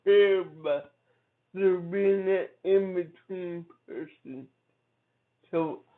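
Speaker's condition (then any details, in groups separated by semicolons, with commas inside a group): Cerebral palsy; from birth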